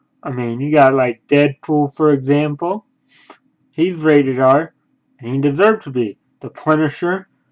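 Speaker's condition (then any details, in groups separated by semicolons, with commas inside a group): Cerebral palsy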